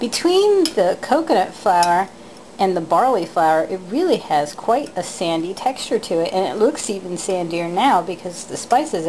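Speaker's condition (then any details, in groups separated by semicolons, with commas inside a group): No condition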